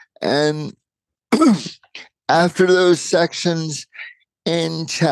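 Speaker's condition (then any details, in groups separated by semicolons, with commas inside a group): Cerebral palsy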